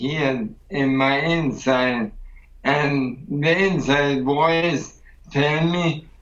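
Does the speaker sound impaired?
Yes: ALS; progressive muscle weakness first noticed doing push-ups, initially blamed on accident; weight loss, falls, trouble using hands and arms, can no longer write; sounds drunk to strangers, voice weakened and more bubbling since Camino, wife Steffi helps explain.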